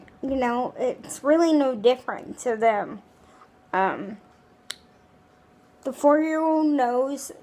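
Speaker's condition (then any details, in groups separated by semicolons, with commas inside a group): Cerebral palsy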